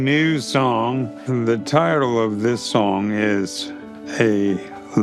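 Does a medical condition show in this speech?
Yes: ALS; may lose speech.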